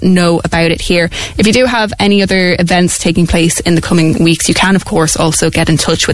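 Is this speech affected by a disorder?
No.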